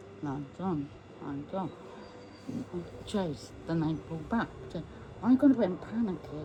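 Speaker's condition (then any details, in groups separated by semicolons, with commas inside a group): MND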